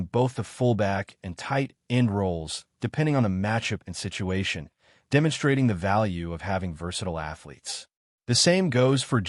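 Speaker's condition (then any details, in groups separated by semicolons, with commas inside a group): No condition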